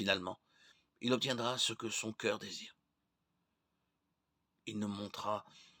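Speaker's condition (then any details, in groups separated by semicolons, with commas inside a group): No condition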